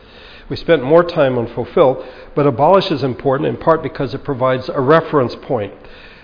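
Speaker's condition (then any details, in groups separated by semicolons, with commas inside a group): No condition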